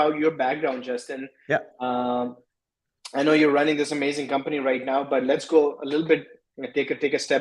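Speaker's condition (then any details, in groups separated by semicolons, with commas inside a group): No condition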